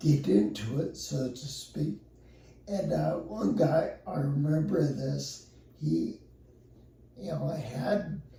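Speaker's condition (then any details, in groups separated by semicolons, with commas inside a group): Spinocerebellar ataxia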